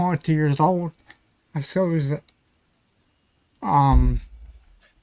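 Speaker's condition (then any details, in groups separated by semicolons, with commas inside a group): Ataxia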